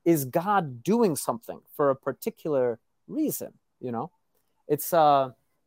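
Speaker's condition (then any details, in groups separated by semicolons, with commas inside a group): No condition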